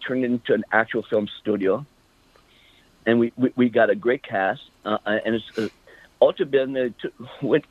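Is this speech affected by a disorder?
Yes: stutter, mild; stutter since birth, stuttered much more in childhood; largely overcome, still stutters a bit; mild residual stutter, much reduced from childhood; here repeated words.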